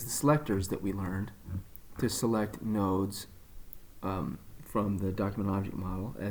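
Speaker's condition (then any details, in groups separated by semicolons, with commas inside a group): No condition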